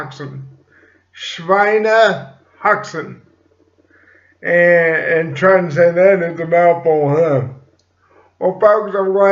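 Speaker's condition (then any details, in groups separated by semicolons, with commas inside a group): Cerebral palsy; slight speech impediment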